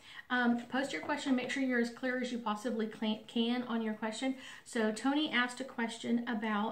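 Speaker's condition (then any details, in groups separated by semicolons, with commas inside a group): No condition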